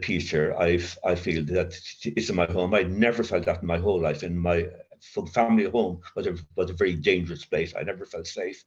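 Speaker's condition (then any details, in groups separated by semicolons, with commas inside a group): Covert stutter; severe childhood stutter, linked to adverse childhood experience, child guidance clinic, worse with teacher's punishment, covert since sobriety; still gets occasional blocks, uses voice as main working tool; stutters in mind more than aloud, avoids feared words, voice never feels own; repeated sounds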